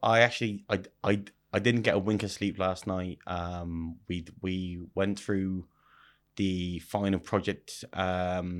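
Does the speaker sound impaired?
Yes: stutter; about five times worse when speaking German; here repeated sounds.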